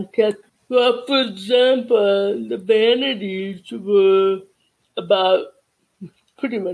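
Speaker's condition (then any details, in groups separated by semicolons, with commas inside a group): Cerebral palsy; childhood speech therapy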